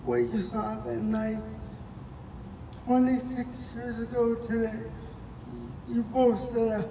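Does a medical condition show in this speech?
Yes: cerebral palsy.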